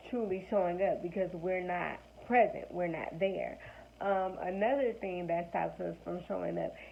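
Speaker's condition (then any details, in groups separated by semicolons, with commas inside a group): Cerebral palsy, spastic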